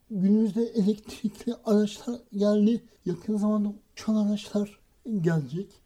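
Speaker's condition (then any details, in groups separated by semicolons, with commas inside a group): Cerebral palsy; reading not fluent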